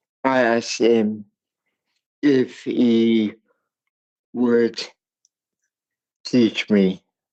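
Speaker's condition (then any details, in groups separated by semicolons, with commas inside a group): Cerebral palsy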